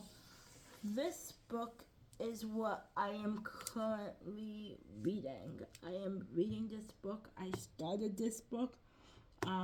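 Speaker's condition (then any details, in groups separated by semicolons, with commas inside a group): Cerebral palsy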